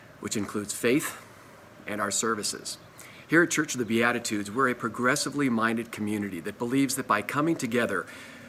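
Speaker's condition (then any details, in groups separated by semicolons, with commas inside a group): No condition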